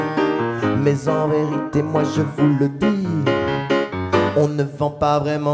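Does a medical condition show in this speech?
No.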